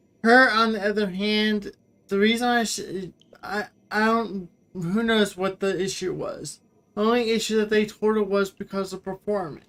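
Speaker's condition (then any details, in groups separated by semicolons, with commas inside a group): Cerebral palsy; wheelchair user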